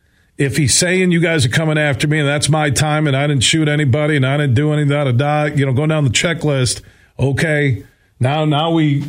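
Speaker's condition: No condition

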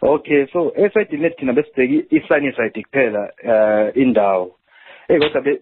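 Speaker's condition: No condition

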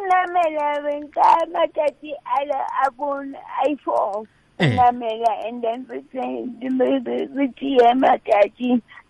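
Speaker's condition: Cerebral palsy; since childhood

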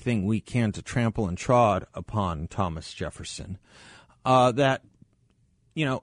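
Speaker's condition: No condition

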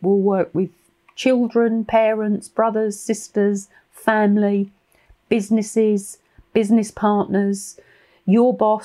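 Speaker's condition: No condition

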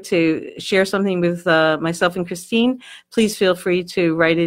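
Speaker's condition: No condition

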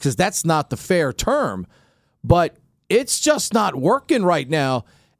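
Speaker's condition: No condition

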